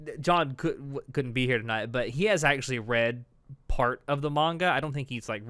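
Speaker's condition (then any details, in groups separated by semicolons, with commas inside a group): No condition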